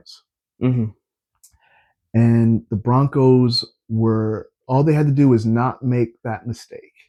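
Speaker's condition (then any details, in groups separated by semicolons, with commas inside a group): No condition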